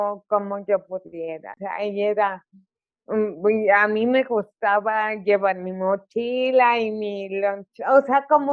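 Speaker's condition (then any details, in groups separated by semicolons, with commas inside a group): Cerebral palsy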